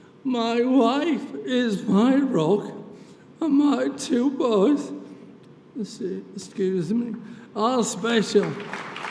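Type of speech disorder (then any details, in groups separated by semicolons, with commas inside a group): Apraxia of speech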